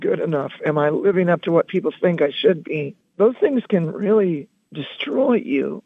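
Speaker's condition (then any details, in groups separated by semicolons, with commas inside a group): Loss of singing voice; lost singing voice around 2006-2007 after about 16-17 years as band vocalist, can still speak; speaking voice retained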